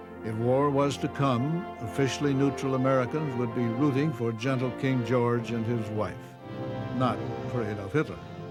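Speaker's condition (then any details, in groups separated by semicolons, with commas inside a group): No condition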